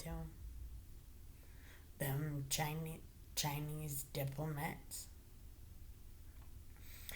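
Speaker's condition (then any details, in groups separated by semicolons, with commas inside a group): Brain injury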